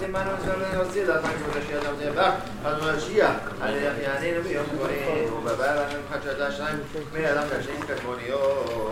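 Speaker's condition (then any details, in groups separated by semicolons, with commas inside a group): No condition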